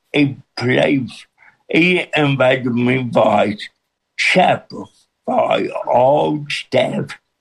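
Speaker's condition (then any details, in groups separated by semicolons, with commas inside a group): Cerebral palsy with speech impediment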